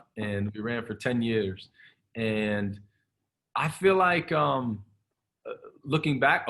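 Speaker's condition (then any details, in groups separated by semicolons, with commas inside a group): No condition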